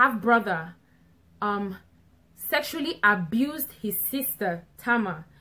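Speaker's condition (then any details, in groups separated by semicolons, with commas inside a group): No condition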